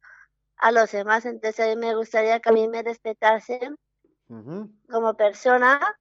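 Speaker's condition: Down syndrome; early intervention in childhood with speech therapy and early stimulation

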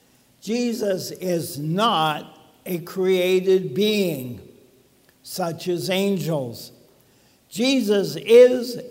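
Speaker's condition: ALS; talking a little bit funny

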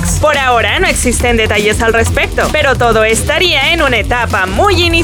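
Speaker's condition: No condition

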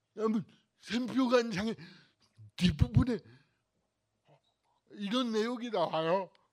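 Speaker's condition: Cerebral palsy; lifelong pain, body and bones twisted, bent body; cervical spine c2 to c7 damaged, two surgeries upcoming, not curative, may need reoperation, worsening

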